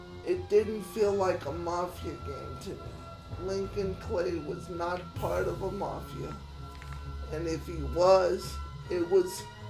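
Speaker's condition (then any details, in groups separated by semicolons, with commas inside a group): Cerebral palsy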